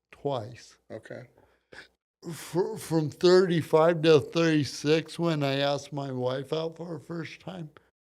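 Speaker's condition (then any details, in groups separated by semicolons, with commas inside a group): Cerebral palsy; from birth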